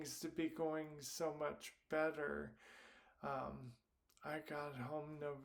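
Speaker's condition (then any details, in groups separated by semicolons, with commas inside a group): Primary lateral sclerosis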